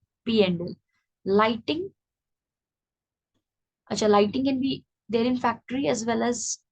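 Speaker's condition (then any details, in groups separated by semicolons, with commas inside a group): No condition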